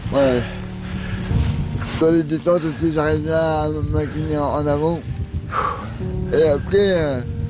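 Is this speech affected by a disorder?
Yes: cerebral palsy; cerebral palsy from extreme prematurity, born at 6 months, twin pregnancy, neuromotor brain cells damaged; six personal care assistants in turn around the clock, body coping with nine-day ride.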